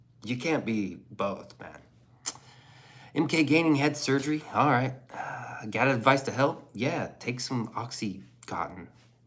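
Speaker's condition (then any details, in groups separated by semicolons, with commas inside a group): No condition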